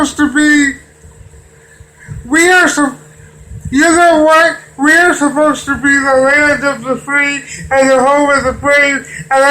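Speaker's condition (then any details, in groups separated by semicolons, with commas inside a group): Cerebral palsy; wheelchair user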